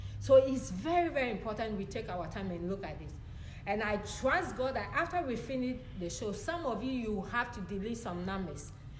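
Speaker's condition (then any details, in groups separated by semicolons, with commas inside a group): No condition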